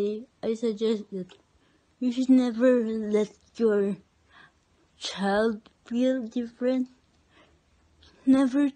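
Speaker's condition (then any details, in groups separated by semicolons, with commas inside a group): Cerebral palsy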